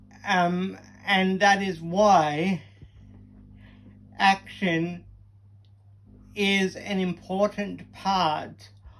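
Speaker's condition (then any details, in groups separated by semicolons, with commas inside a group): Cerebral palsy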